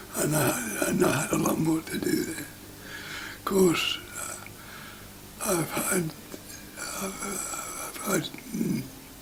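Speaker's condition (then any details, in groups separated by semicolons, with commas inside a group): Parkinson's disease; five years since onset, treated, rigidity, tremor, near-festinant gait; reduced volume, slow responses, constant dribbling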